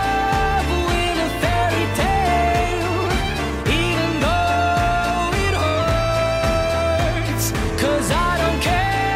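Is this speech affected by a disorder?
No.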